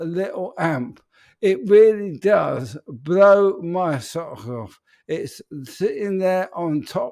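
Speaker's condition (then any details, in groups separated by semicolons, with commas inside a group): ALS; speech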